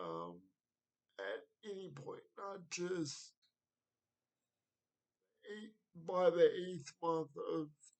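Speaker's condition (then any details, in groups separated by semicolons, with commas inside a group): Cerebral palsy; wheelchair, needs transfer help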